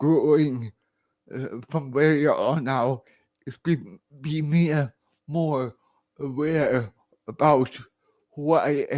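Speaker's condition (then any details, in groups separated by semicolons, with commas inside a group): Cerebral palsy, severe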